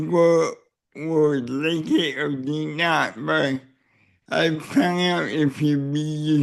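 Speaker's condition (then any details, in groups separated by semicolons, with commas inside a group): Cerebral palsy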